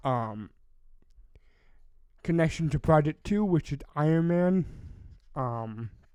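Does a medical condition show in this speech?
Yes: cerebral palsy.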